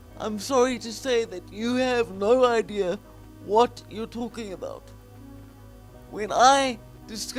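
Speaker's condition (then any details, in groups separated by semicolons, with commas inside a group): Quadriplegic cerebral palsy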